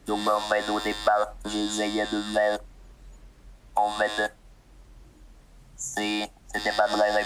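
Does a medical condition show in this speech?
Yes: total pharyngolaryngectomy; first cancer 3 years ago, chemoradiotherapy, tracheal stenosis, second cancer, partial oesophagectomy, neck dissection; no natural voice, cannot shout or laugh, phone understood only by family, caregivers, lost in noise.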